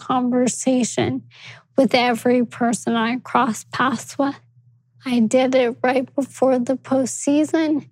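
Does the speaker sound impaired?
Yes: ALS; progressive degenerative muscle disease, leg symptom onset, diagnosed at 29 by Dr. Neil Schneider, Columbia; age 30, several years since onset, one medication available; speech affected by ALS, noticeable on podcasts and shows.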